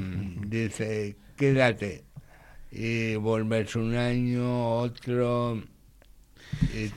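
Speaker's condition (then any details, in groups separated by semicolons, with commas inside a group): Condition akin to cerebral palsy, acquired after age three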